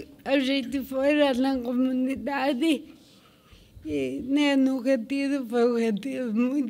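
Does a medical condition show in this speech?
Yes: cerebral palsy.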